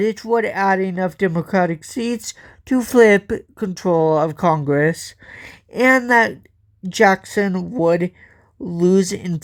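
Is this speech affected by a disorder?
Yes: cerebral palsy.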